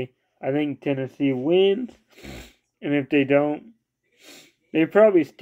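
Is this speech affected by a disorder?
Yes: cerebral palsy.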